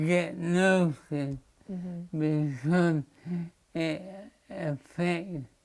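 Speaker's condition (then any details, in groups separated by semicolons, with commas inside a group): Motor neurone disease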